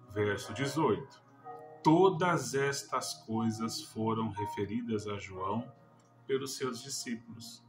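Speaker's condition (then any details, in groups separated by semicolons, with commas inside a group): No condition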